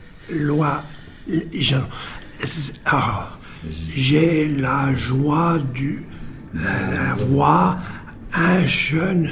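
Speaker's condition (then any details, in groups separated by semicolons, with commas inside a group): Stroke with aphasia; about 2 years 4 months after stroke, slow progress, song-based speech therapy with therapist Juliette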